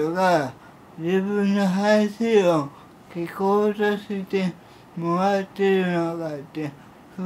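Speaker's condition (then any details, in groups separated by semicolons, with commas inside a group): Cerebral palsy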